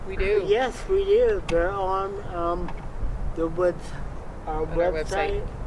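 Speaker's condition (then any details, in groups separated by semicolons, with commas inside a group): Cerebral palsy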